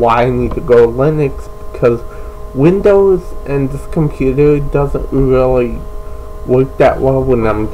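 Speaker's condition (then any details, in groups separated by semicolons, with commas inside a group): Cerebral palsy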